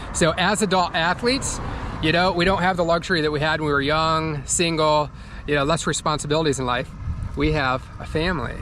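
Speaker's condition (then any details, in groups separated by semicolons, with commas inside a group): No condition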